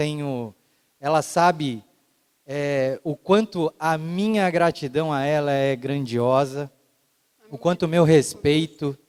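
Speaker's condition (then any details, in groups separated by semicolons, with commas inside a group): No condition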